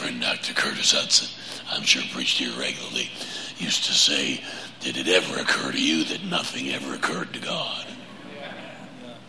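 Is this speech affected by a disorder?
Yes: laryngeal cancer; deep raspy 'Batman voice'.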